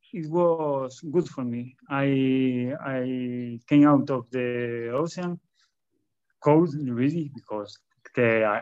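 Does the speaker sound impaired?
Yes: stuttering; stutter in public speaking, attributed to lifelong shyness and introversion; stutters a lot when talking in public; here repeated words, prolonged sounds.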